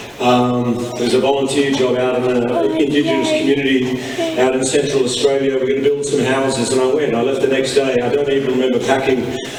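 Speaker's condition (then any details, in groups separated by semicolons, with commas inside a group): No condition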